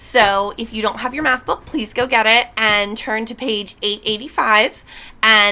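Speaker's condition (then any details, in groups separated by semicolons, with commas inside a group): No condition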